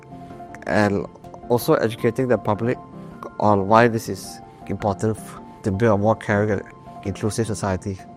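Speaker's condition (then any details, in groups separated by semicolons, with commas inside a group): Duchenne muscular dystrophy; degenerative neuromuscular, muscle weakness starting in limbs, later lungs and heart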